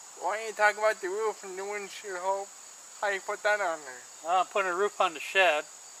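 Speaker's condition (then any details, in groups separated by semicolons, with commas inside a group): Cerebral palsy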